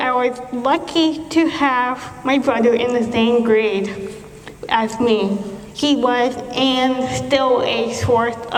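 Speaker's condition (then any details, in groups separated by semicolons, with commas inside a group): Cerebral palsy; speech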